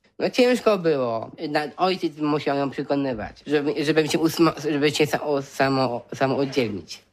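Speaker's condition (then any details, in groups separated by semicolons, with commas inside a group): Down syndrome; sometimes forgets things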